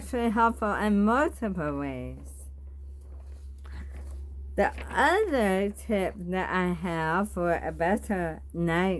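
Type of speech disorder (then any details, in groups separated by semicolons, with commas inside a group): Bulbar dysarthria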